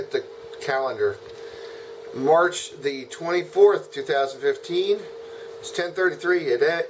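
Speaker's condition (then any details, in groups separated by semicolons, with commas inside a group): No condition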